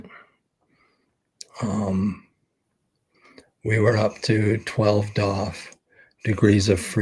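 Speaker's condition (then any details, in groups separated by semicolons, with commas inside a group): ALS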